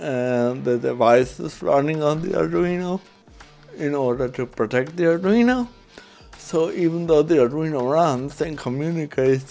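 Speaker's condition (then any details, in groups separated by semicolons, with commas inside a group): Cerebral palsy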